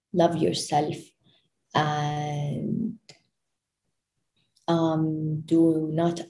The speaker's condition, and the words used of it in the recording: Stuttering. Yeah, I speak so much better now, confident, and even if I get stuck, I move on.